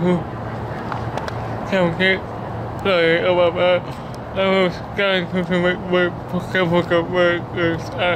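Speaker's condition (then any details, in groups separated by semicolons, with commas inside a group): Cerebral palsy; speech disability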